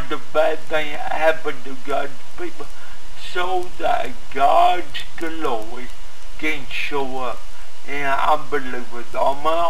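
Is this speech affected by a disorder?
Yes: cerebral palsy.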